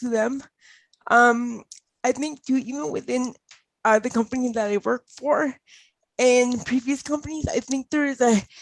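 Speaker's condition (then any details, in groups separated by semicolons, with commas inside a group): Cerebral palsy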